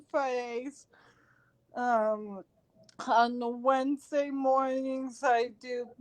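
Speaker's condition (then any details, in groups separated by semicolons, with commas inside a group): Cerebral palsy; since birth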